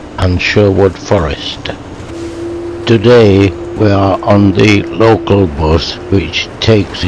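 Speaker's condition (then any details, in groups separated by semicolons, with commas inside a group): Motor neuron disease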